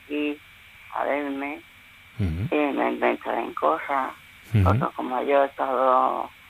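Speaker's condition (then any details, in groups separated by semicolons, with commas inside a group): Parkinson's disease; forgets names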